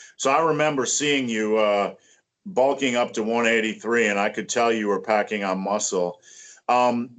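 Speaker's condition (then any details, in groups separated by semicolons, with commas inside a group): No condition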